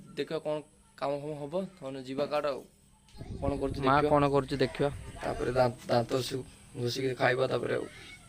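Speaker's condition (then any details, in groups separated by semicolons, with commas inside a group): No condition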